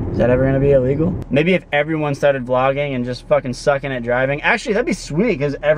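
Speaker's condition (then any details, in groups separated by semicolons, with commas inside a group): No condition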